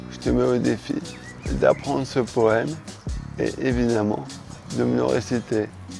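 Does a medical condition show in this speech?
Yes: charcot disease (ALS).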